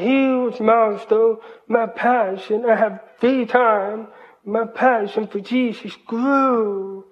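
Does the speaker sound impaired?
Yes: hearing loss, cochlear implant; hears about 80% with cochlear implant, hears but does not always understand.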